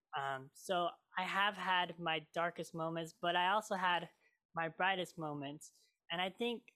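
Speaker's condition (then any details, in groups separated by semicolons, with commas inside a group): Cleft lip and palate; talking and singing hard while growing up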